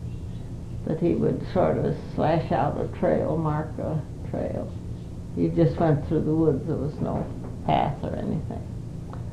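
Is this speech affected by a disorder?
Yes: Parkinson's disease; Parkinson's for 5 years.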